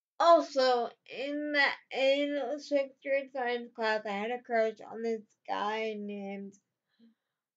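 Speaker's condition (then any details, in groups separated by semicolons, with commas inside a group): Cerebral palsy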